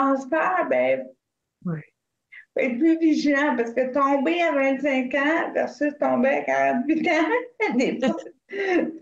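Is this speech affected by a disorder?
Yes: cerebral palsy; shows a little in voice.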